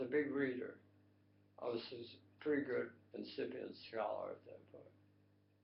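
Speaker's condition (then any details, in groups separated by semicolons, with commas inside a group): Tongue cancer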